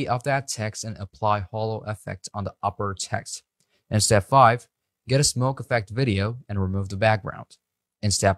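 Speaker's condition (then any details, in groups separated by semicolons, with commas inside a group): No condition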